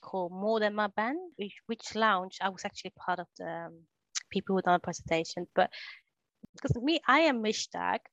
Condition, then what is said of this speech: No condition.